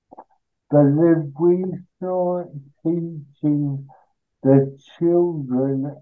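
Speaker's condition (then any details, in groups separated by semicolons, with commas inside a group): Cerebral palsy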